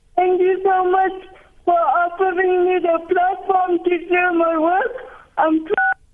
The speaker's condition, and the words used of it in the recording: Cerebral palsy. You are using a smartphone, so it's competing with your cheeks each time you speak to us.